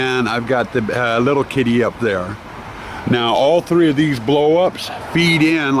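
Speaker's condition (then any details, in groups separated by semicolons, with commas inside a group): No condition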